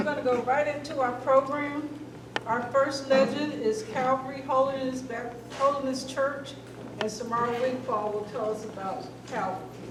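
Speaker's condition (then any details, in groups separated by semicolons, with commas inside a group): No condition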